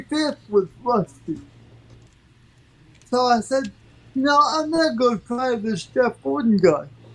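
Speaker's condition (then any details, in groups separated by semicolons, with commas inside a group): Cerebral palsy; from birth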